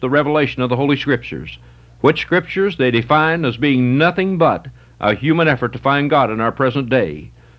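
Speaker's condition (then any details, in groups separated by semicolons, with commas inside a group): No condition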